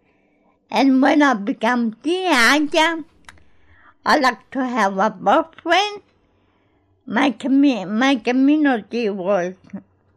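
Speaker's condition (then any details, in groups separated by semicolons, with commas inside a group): Cerebral palsy; born in Greece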